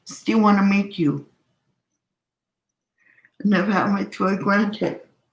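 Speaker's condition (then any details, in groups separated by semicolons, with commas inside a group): Cerebral palsy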